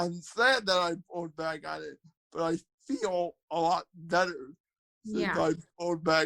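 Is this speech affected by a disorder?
Yes: cerebral palsy, spastic quadriplegia.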